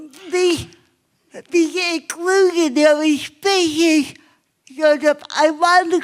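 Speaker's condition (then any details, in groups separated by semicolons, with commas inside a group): Cerebral palsy; obvious speech impairment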